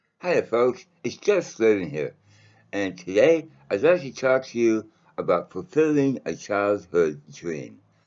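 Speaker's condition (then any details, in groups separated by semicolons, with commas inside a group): Mouth cancer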